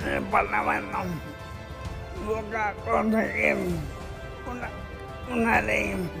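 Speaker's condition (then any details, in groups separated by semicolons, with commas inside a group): ALS; slow-progressing form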